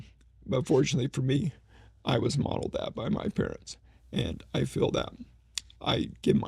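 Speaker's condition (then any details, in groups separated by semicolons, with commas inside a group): ALS; slowly progressing form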